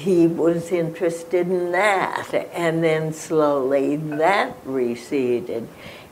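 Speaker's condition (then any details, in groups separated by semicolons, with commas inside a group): Spasmodic dysphonia; 4 months unable to talk before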